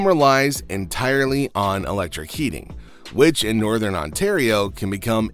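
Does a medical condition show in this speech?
No.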